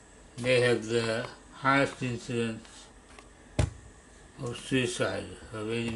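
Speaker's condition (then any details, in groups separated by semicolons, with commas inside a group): Parkinson's disease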